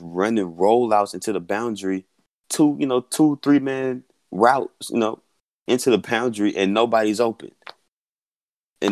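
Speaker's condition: No condition

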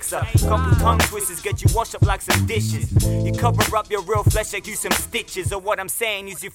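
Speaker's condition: No condition

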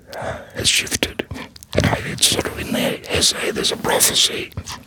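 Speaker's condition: Laryngectomy, voice prosthesis

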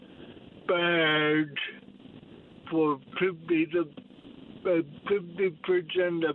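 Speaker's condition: Cerebral palsy; able to walk and run until a couple of years ago, mobility declined since

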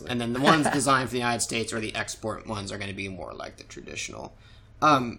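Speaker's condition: No condition

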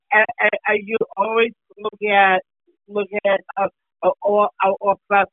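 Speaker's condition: Down syndrome; congenital down syndrome, recent covid pneumonia needing oxygen, cardiac arrest and critical care

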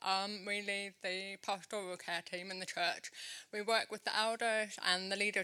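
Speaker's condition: Deafness since birth; congenital, hearing aids since age 2.5, cochlear implant surgery about 10 months ago, no infection, minimal scarring

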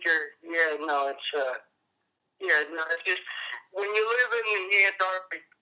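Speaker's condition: Cerebral palsy; appearance likened to Parkinson's

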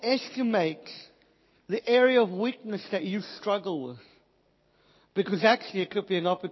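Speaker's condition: Cleft palate; congenital cleft palate, hole in palate, Pierre-Robin syndrome, affects all ENT, still struggles quite severely; speech most affected, hated own voice until about age 28, could not hear self preach

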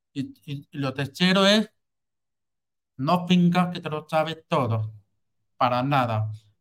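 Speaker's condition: Hearing loss with cochlear implant; cochlea dead

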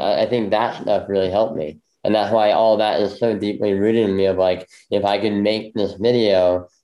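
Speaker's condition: Bilateral cleft lip; congenital bilateral

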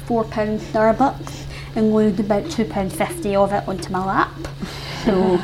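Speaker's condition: Isolated cleft palate; age 26, near end of cleft treatment

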